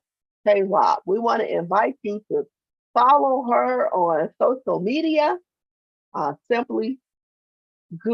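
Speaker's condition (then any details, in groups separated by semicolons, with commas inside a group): No condition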